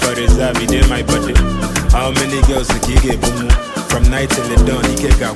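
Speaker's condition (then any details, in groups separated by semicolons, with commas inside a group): No condition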